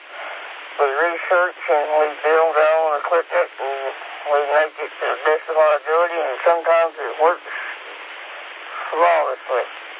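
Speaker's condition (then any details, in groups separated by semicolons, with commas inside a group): Speech impediment; long hard battle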